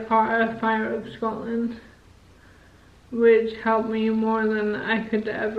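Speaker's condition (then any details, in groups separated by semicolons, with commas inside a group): Motor neurone disease; onset in left hand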